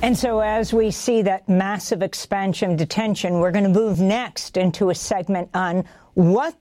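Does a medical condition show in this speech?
No.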